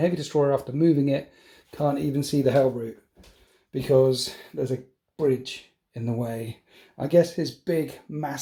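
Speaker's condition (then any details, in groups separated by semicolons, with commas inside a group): No condition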